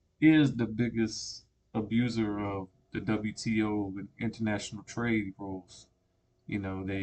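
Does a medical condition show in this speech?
No.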